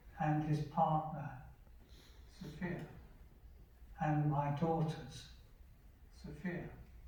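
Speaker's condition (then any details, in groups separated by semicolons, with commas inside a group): Motor neurone disease, speech-generating device; recently diagnosed, uses tablet text-to-speech; cannot speak, synthetic voice from own recordings, monotone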